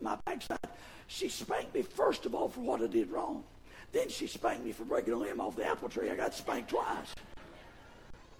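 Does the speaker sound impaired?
Yes: vocal fold paralysis, bilateral; speaks with false vocal folds; both vocal cords paralyzed, do not come together, move or vibrate, false folds compensate for voicing; voice partly regained since loss about 9 years ago, false-fold voicing on camera exam, Baptist Hospital; voice worse than before, Kermit-the-Frog-like, irritating, pushes much air.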